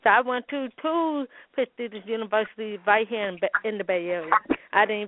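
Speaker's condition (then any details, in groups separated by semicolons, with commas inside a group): Hearing loss with speech impediment, congenital; wears hearing aids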